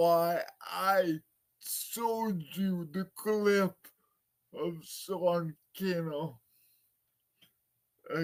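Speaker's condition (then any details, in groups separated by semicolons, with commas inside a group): Cerebral palsy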